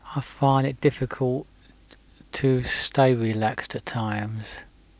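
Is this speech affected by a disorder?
Yes: stutter; no known family history of stuttering, origin unknown, speech therapy many years ago; here blocks.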